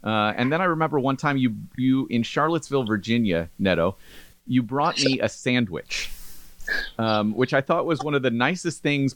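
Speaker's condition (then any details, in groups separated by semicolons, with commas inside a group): No condition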